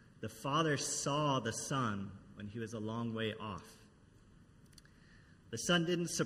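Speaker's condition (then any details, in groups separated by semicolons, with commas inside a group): No condition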